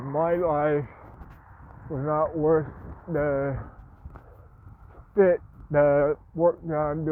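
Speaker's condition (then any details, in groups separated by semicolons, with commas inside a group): Parkinson's; speech impediment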